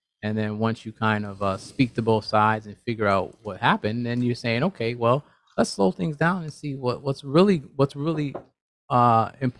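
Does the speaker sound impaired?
No.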